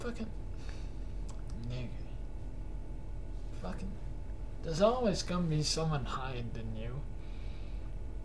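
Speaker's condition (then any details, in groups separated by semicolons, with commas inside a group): Cerebral palsy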